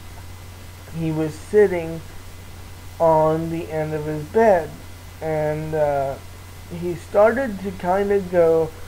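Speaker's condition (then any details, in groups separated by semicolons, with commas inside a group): Cerebral palsy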